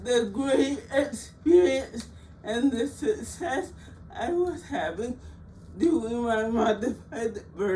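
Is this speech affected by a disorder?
Yes: cerebral palsy; frequent speech therapy.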